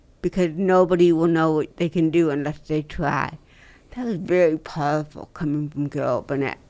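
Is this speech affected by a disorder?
Yes: cerebral palsy.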